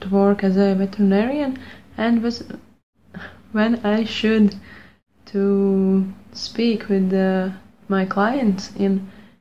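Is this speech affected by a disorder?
Yes: stuttering; stuttering since childhood, worse on starting school, lost a job due to stuttering; after science-based Pro 90d system training with Michael Williams, more confident, less afraid speaking English; previously could not say one English sentence without stuttering, worse in non-native English and Russian; here prolonged sounds, blocks.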